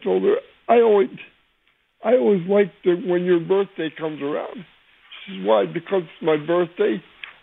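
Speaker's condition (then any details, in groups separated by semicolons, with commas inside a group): Cerebral palsy; unable to walk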